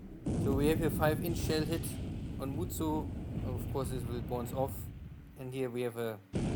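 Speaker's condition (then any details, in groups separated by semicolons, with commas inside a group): No condition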